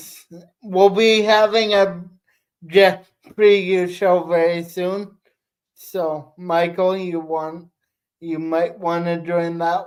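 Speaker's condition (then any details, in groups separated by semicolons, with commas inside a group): Cerebral palsy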